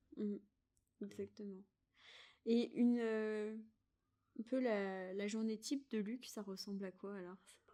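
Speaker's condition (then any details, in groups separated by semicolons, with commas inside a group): No condition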